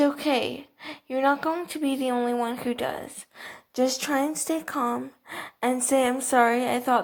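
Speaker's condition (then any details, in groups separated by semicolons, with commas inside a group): Cerebral palsy, athetoid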